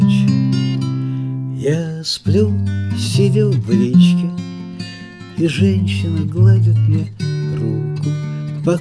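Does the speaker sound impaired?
No.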